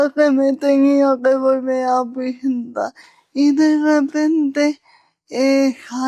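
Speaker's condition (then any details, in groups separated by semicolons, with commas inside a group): Cerebral palsy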